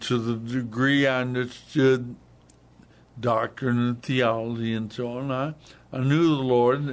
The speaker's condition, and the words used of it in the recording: Stroke. But then Stacy's going to rescue me if I don't speak clearly.